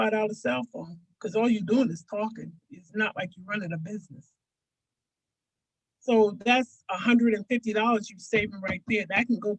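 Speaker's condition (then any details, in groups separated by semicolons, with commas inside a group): No condition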